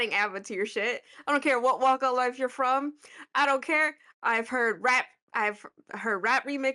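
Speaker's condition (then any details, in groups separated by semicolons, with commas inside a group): No condition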